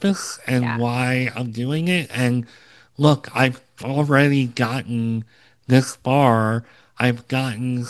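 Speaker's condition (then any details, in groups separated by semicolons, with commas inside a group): Cleft lip and palate; congenital cleft lip and palate, part of rare Opitz GBBB syndrome; earlier low confidence speaking and presenting, improved with podcast practice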